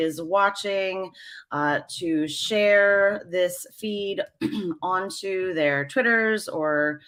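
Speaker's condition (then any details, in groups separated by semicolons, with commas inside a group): No condition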